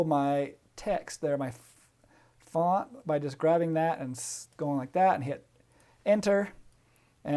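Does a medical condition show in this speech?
No.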